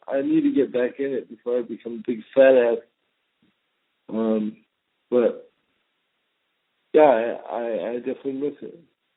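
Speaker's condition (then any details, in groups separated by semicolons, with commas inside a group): Cerebral palsy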